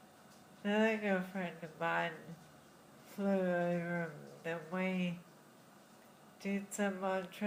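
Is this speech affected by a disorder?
Yes: Friedreich's ataxia; diagnosed in childhood.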